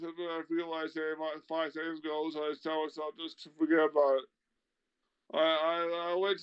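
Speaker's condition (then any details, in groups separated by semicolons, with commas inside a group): Traumatic brain injury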